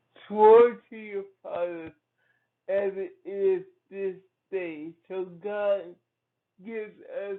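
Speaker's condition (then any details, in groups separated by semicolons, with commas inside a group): Cerebral palsy; from birth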